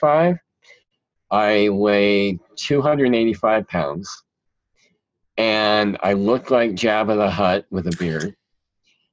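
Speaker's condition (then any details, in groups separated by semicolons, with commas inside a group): Cleft palate; speech impediment still present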